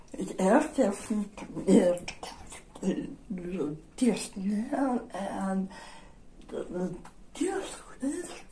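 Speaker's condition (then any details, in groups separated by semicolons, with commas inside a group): Generalized dystonia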